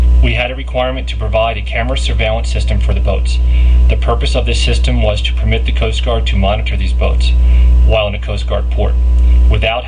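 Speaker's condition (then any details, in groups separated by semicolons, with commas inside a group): No condition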